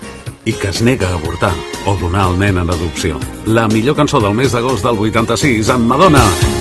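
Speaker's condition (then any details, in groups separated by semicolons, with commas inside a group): No condition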